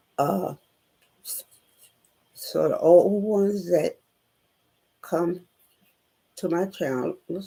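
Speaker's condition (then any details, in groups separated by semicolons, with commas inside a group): Spinal neurosarcoidosis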